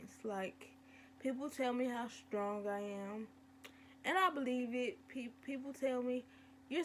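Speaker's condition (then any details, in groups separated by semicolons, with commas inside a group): Cerebral palsy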